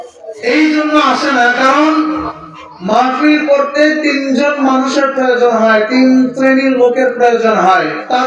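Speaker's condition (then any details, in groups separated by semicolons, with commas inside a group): No condition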